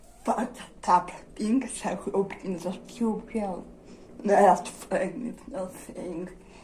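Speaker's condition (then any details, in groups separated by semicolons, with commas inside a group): Dystonia; generalized dystonia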